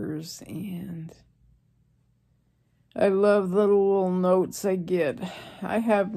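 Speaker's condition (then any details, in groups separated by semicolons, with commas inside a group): ALS; receiving hospice care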